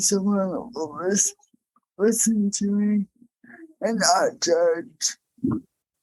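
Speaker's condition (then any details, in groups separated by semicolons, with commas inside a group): Cerebral palsy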